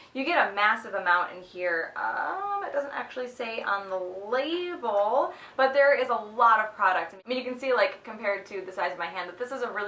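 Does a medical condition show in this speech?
No.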